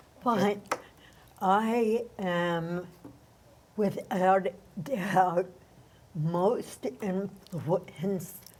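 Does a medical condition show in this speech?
Yes: essential tremor; voice tremor.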